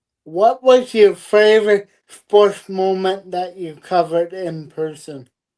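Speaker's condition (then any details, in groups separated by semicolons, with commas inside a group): Cerebral palsy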